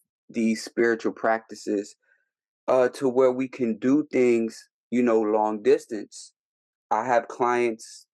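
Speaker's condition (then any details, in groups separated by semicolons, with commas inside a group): No condition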